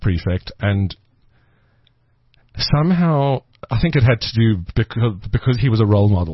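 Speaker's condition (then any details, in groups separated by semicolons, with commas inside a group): Stutter; stutter since childhood, bad in youth with strong fear of speaking, shy, later gained confidence; stuttering during interview, more on arrival, more relaxed later; worse under stress, less when relaxed, past fear made him avoid words when ordering; repeated sounds, prolonged sounds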